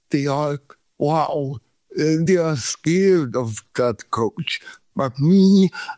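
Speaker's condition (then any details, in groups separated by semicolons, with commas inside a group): Cerebral palsy; feet opposite of Charlie Chaplin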